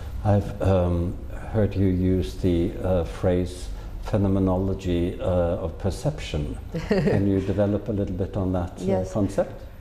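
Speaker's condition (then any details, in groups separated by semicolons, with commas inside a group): No condition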